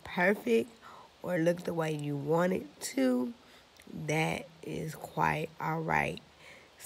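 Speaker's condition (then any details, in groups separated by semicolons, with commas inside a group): Cerebral palsy, spastic; now talking and breathing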